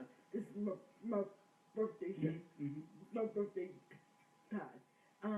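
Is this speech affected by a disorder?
Yes: cerebral palsy.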